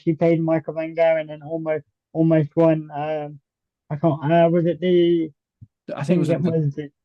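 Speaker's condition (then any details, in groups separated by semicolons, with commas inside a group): Cerebral palsy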